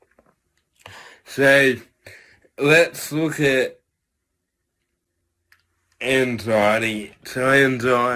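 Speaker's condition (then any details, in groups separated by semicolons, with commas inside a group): Cerebral palsy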